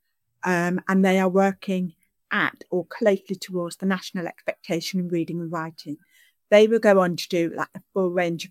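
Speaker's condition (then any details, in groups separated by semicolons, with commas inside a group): Deafness; sign-supported English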